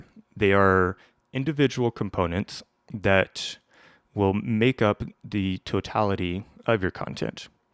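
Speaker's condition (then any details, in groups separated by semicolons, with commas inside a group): No condition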